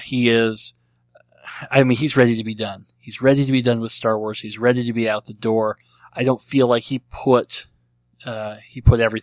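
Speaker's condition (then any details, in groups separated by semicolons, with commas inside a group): Cleft lip and palate; treated as a baby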